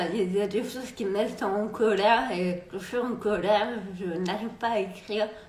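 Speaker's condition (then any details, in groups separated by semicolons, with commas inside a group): Multiple sclerosis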